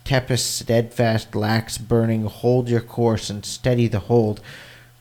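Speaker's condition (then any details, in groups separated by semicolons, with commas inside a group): No condition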